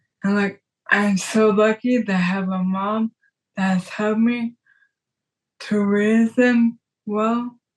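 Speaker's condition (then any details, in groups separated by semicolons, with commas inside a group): Traumatic brain injury; caused by car wreck; years since injury, years of therapy, still improving; relearned talking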